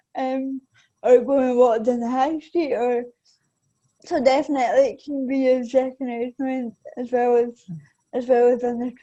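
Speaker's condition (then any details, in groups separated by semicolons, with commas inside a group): Cerebral palsy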